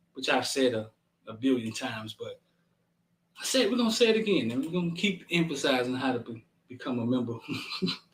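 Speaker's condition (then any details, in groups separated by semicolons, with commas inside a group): No condition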